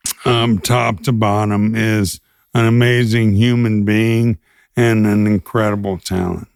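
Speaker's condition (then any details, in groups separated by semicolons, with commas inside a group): ALS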